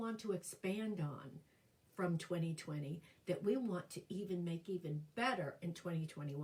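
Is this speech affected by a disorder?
No.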